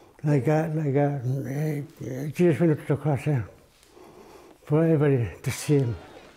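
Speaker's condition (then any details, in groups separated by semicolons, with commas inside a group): Parkinson's; hard time talking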